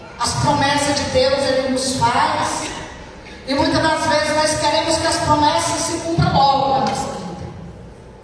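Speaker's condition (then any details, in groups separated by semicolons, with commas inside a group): No condition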